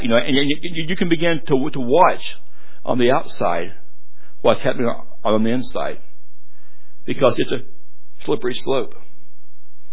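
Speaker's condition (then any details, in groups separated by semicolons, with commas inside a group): Stuttering; struggled with it for a while, adults at Haddale said he could not preach; not noticeable to audience during this sermon; repeated sounds, repeated words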